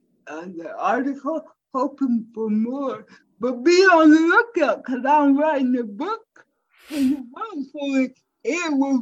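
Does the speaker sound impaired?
Yes: cerebral palsy; from birth; speech impairment, voice sounds different, strangers wrongly assume cognitive disability on hearing voice.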